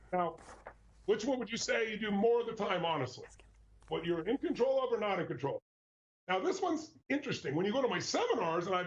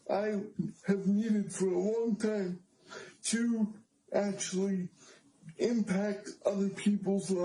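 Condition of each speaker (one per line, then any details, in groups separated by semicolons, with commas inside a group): No condition
Cerebral palsy; power wheelchair user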